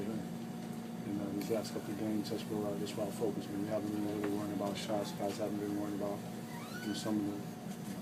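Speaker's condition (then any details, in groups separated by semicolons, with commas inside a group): No condition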